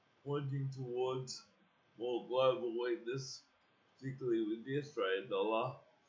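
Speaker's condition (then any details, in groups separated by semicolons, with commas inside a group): Cerebral palsy; uses wheelchair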